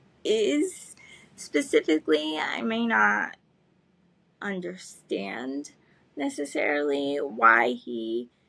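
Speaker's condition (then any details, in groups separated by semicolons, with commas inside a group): Cerebral palsy, spastic; able to speak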